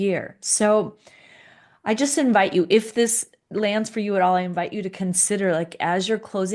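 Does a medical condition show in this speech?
No.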